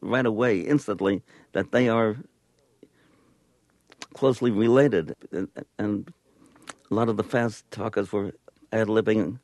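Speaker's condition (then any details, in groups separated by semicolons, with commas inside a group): Stutter; stutter on and off through life; stutter comes and goes; blocks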